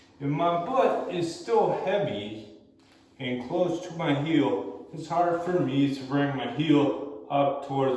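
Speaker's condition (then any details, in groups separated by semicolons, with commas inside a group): Cerebral palsy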